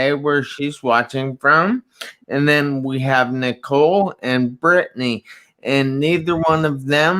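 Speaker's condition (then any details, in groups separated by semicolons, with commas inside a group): Traumatic brain injury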